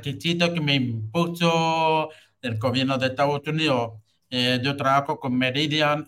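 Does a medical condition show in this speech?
Yes: hearing loss with cochlear implant; congenital hearing loss, cochlear implant surgery, implant electrically stimulates cochlea.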